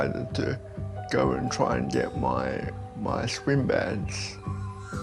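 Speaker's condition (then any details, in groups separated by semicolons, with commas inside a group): Cerebral palsy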